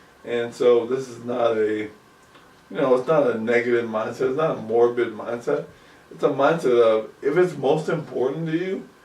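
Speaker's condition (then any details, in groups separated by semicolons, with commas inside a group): ALS; about 2 years since onset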